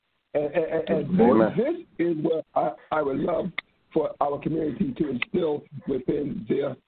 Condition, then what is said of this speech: Stuttering. And I never stopped stuttering.